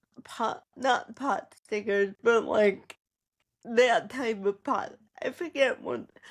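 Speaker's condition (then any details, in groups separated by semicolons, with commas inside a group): Cerebral palsy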